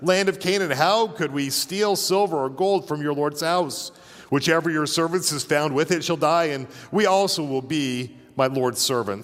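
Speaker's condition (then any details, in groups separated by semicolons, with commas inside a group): No condition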